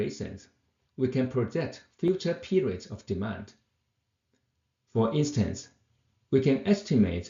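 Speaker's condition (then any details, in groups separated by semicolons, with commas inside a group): No condition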